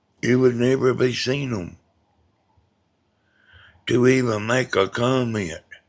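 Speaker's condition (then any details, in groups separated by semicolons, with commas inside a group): Brain bleed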